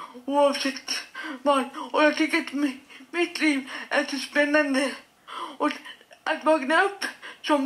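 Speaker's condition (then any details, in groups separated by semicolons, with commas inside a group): Dyskinetic cerebral palsy; dyskinetic form, severe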